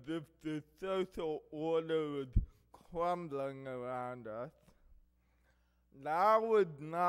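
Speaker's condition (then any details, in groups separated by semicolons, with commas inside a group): Cerebral palsy; speech affected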